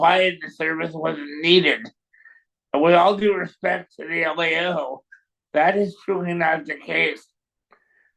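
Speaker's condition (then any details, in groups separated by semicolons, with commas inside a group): Cerebral palsy; long-term services and supports; voice may sound raised or yelling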